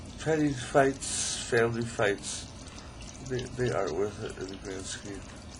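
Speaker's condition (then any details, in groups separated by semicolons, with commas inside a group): ALS; still able to talk, articulate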